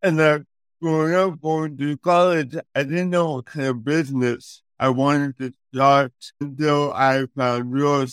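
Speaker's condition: Cerebral palsy; affects speech

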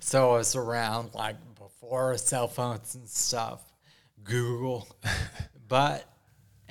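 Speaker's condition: Ataxia after strokes, mild; ataxia with uncoordinated movements and weakness after four strokes, nine brain surgeries, formerly walker and cane; initially nonverbal, knew only ASL alphabet, improvised signs, now slight speech impediment, not really bad

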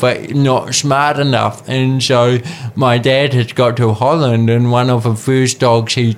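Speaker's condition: Cerebral palsy; stopped childhood therapies

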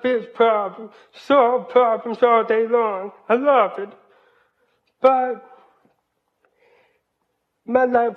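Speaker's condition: Hearing loss, cochlear implant; parents pushed speaking over sign language

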